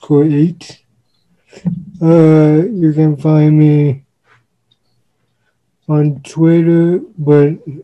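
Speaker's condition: Cerebral palsy; present from birth, uses wheelchair

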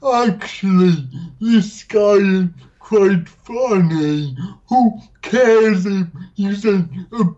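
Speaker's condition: Dysarthria; noticeable speech accent, some words misheard by host, host finds easy to understand

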